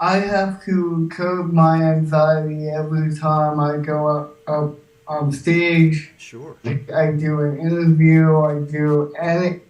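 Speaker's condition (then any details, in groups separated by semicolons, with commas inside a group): Cerebral palsy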